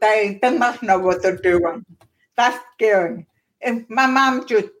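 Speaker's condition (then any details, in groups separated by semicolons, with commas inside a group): Profound deafness, born profoundly deaf, cochlear implant; ended by middle school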